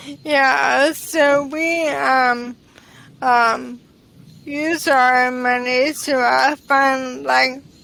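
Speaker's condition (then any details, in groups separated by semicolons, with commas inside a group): ALS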